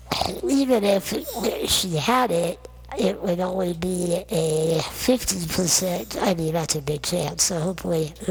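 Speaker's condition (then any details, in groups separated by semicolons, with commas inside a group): Non-progressive muscular dystrophy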